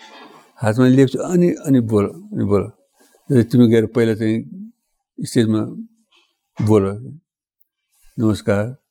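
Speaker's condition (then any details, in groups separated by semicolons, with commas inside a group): Parkinson's disease; slurred, jumbled speech, sometimes hard to understand, sometimes sounds fine, dry mouth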